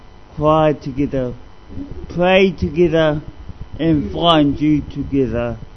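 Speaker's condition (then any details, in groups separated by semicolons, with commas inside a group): Cerebral palsy; discovered at age 2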